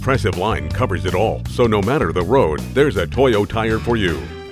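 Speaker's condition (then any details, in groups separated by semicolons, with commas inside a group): No condition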